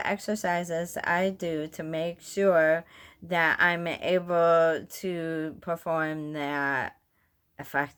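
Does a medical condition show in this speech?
Yes: bulbar ALS; bulbar onset.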